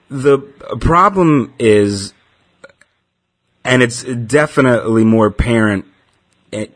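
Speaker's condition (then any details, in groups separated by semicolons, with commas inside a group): Stuttering; anticipatory worry about stuttering, sometimes months ahead; prolonged sounds, blocks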